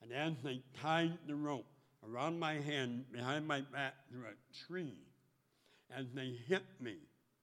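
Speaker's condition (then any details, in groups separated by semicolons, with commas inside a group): Speech impediment; mirror under lips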